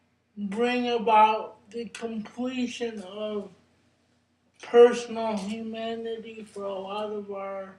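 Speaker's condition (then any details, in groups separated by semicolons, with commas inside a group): Cerebral palsy; brain injury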